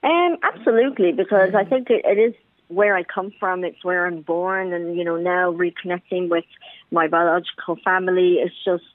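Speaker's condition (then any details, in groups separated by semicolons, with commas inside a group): Cleft palate; congenital cleft palate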